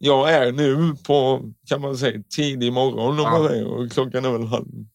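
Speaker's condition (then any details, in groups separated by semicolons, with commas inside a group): Cerebral palsy; tongue fully stiff in childhood, shorter tight muscles, crooked hip, left leg turns inward; self-described speech defect still present, sounds not quite like others; childhood speech therapy to train speech, tense tongue, all s-sounds through nose as child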